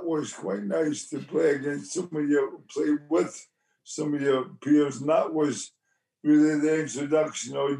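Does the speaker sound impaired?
Yes: motor neurone disease; speech therapists offered.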